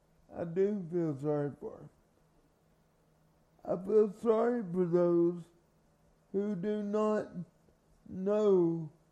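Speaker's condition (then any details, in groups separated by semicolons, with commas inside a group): Cerebral palsy; from birth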